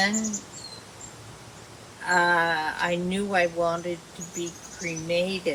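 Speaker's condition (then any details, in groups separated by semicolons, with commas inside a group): Dysarthria; speech worsening, still communicates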